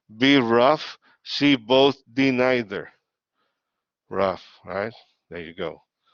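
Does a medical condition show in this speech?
No.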